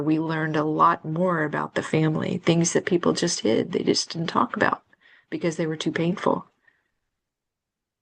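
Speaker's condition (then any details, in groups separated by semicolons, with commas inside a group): No condition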